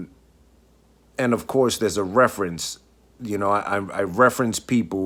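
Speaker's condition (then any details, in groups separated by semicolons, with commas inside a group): No condition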